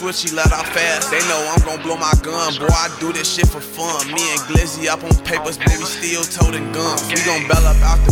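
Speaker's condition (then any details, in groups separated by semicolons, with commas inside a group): No condition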